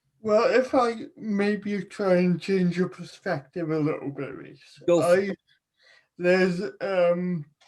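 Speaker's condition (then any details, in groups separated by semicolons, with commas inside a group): Cerebral palsy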